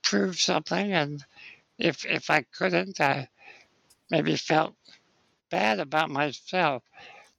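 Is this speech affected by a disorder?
Yes: spinal muscular atrophy; 60 years old.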